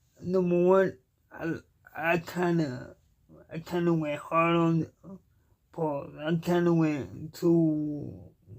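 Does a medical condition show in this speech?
Yes: cerebral palsy; cannot walk, uses wheelchair.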